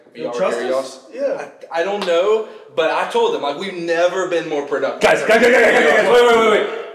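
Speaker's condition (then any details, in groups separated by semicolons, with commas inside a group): No condition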